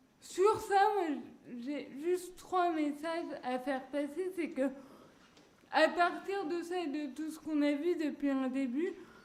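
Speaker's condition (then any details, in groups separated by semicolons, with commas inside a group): Cerebral palsy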